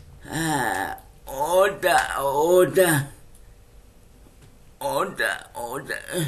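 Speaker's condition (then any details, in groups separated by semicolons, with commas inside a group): Cerebral palsy; uses wheelchair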